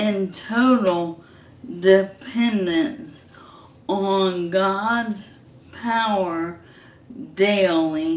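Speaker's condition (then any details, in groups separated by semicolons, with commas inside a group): ALS; hand onset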